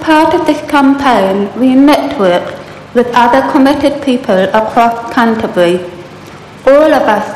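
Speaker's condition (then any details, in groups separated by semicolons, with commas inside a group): Profound deafness; profound deafness since early childhood, found at 2.5 years by kindergarten teachers, large hearing aids in body harness; without speech at 2.5 years, mother taught basic speech before school, Mary Hare School for deaf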